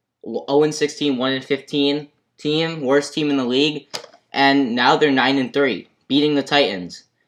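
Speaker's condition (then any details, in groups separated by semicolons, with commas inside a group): No condition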